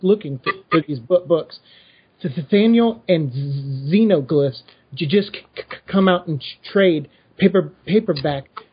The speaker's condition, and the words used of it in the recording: Stuttering. Mm-hmm. I liked, too, in issue two, and I apologize for my stutter, so your audience doesn't think there's audio issues.